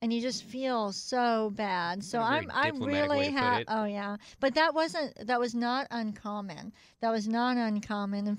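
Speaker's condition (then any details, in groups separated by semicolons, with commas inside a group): Cleft palate; cleft palate from birth, extensive speech therapy in childhood; radio interview not easy, must concentrate to keep speech clear; must concentrate to make speech clear enough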